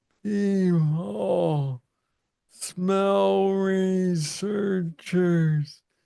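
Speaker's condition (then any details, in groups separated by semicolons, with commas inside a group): Parkinson's disease; young onset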